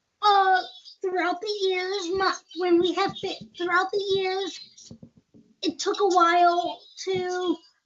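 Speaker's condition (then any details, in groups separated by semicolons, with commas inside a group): Hemiplegic cerebral palsy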